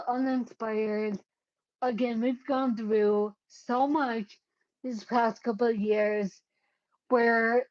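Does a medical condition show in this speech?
Yes: cerebellar ataxia.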